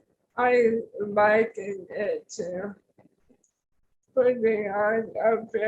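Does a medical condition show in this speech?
Yes: ALS; tracheostomy; arms do not work.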